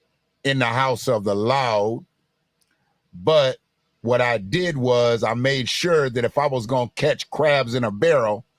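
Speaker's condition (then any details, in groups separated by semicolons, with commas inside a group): No condition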